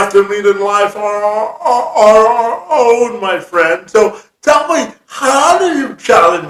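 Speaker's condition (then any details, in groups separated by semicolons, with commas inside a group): Cerebral palsy; from birth, affects left foot, foot surgery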